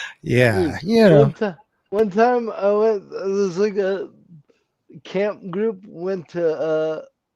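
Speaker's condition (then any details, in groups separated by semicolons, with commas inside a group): Cerebral palsy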